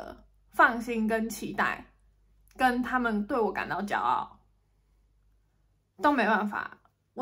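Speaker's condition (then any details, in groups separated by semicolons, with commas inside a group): No condition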